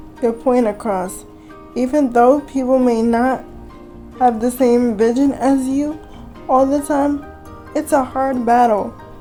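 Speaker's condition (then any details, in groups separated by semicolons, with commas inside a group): Cerebral palsy; wheelchair user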